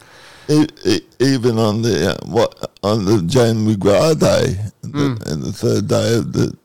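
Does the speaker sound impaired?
Yes: cerebral palsy; strangers sometimes assume drunkenness.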